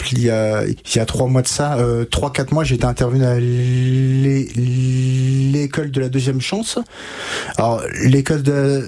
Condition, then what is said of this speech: Stuttering. Donc là par exemple j'ai des blocages et j'ai des répétitions, mais auparavant, avant que je fasse ce gros travail orthophonique, c'était une catastrophe